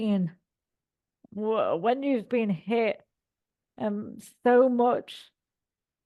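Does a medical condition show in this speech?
Yes: cerebral palsy; all four limbs.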